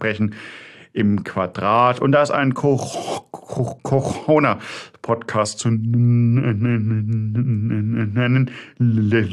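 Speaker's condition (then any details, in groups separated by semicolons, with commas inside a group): Stuttering; developmental, logopedic speech therapy, constant since second grade; repeated sounds, prolonged sounds, blocks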